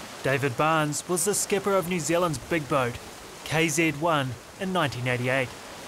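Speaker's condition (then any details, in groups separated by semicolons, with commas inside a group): No condition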